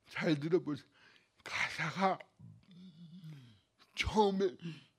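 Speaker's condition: Cerebral palsy; cervical spine c2 to c7 damaged, two surgeries upcoming, not curative, may need reoperation, worsening

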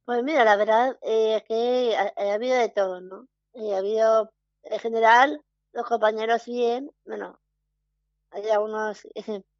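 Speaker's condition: Down syndrome; interviewed by telephone

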